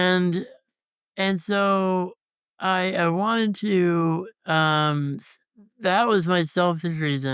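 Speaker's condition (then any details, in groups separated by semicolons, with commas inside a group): Congenital muscular dystrophy; tracheostomy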